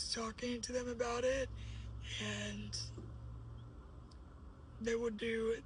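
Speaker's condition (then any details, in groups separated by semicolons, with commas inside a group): Cerebral palsy; uses a wheelchair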